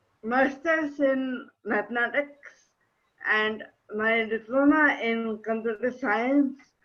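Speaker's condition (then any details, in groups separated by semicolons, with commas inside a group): Cerebral palsy; caused by encephalitis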